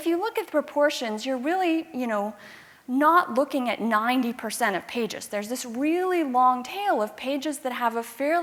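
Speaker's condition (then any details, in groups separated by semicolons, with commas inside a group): No condition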